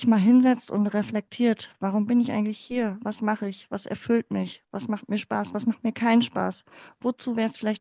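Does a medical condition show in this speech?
Yes: cleft palate; congenital, born in former GDR.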